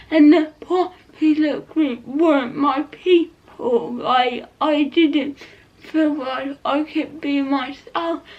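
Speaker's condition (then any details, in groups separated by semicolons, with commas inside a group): Cerebral palsy; not quadriplegic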